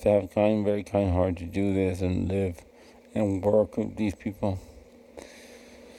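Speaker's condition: Cerebral palsy; never needed speech therapy

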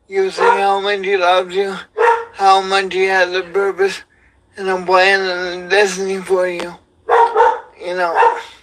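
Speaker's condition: Cerebral palsy; wheelchair user

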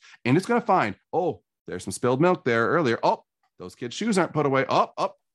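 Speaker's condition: No condition

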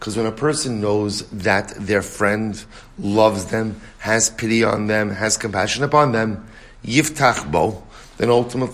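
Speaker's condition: No condition

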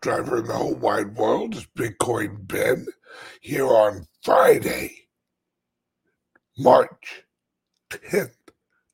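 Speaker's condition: Chronic voice problem; stiff voice box

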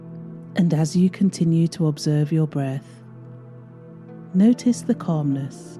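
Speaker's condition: No condition

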